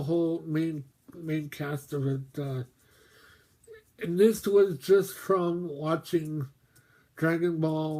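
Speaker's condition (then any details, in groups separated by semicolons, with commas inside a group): Mobius syndrome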